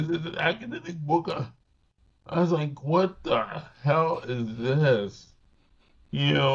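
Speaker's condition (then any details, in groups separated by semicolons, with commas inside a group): Cerebral palsy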